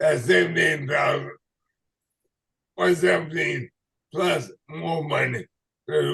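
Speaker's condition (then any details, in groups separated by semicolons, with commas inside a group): ALS/MND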